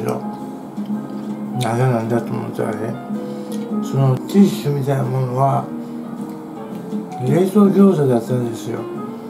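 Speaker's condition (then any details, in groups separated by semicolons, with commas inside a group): Tongue cancer, partial glossectomy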